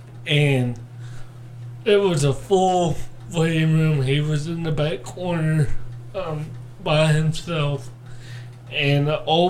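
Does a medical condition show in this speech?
Yes: cerebral palsy; cerebral palsy from birth, four months premature, under one pound, cord around neck, born not breathing, resuscitated; two months in incubator or ventilator as newborn, now walks and drives, not blind or deaf; audible speech impediment, speech only affected function.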